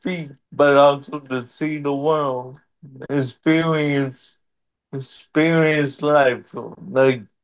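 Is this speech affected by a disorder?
Yes: cerebral palsy; wheelchair over the years.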